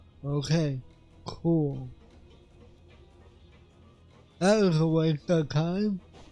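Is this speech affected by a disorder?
Yes: cerebral palsy; affects voice.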